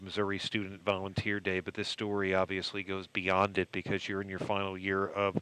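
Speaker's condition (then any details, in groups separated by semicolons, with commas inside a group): No condition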